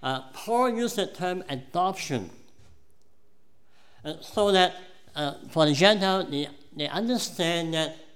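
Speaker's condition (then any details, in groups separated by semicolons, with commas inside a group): Cleft palate; present from birth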